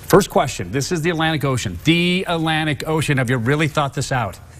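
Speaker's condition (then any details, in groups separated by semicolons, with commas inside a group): No condition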